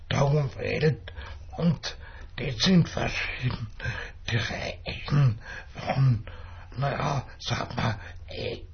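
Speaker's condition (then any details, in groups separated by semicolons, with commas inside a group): Dystonia with speech disorder; lifelong, first noticed at age 6 in primary school, could not write as a child; can only speak slowly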